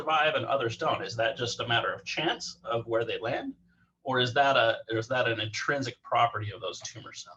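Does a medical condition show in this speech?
No.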